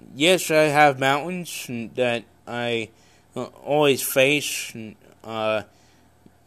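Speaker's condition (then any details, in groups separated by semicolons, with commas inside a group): Cerebral palsy; congenital, no known medical cause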